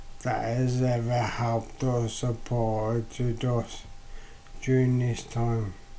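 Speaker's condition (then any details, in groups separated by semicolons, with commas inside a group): Amyotrophic lateral sclerosis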